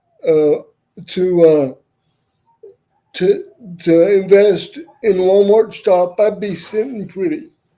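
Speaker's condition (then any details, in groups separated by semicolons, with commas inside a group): Cerebral palsy; wheelchair user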